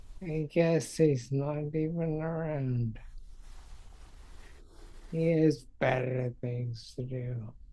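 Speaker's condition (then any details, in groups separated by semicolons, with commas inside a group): Multiple sclerosis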